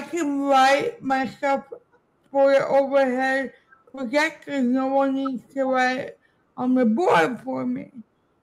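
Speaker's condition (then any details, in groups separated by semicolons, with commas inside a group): Cerebral palsy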